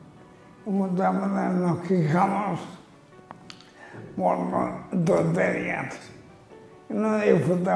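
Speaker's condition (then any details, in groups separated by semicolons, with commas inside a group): Amyotrophic lateral sclerosis (ela)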